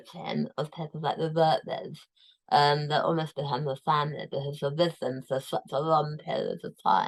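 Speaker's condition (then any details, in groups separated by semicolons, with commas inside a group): Tongue cancer, tongue removed; relearned eating, liquids to purees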